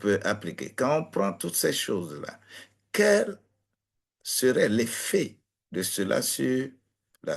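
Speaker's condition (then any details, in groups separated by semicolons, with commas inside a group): No condition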